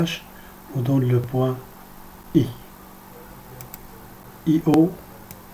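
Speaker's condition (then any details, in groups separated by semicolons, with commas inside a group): No condition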